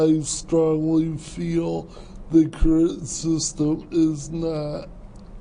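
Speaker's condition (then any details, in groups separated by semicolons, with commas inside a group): Cerebral palsy; speech impairment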